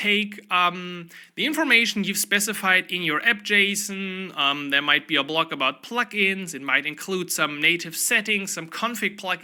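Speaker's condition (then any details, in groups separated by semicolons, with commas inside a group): No condition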